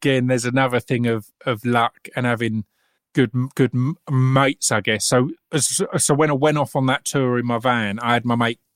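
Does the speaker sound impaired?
Yes: stammer; intermittent, usually holds it back when performing, sometimes lets it come freely; stammer heard at times during this conversation, absent for long stretches; absent for long stretches then appears, on some words, clear accent on fluent runs; here repeated sounds, repeated words, prolonged sounds.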